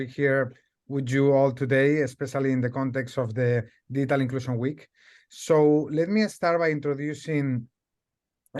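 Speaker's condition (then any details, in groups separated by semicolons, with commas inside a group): No condition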